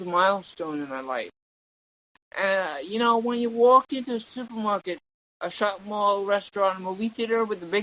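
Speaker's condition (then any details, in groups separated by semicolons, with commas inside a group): Cerebral palsy; tongue and legs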